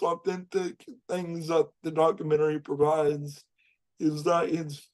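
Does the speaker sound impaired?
Yes: cerebral palsy; speech somewhat affected by cerebral palsy.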